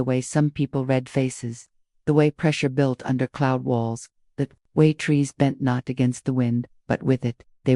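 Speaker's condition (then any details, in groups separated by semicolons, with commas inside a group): No condition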